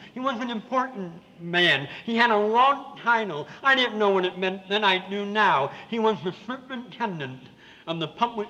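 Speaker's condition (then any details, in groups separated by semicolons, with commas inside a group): Severe cleft palate with lisp; congenital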